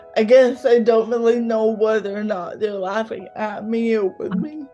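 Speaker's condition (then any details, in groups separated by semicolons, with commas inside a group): Cerebral palsy, mild; affects only mouth, lifelong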